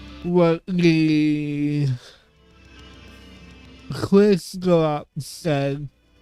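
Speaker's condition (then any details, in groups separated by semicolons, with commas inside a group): Cerebral palsy; affects voice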